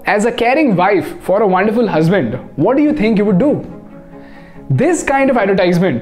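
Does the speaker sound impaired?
No.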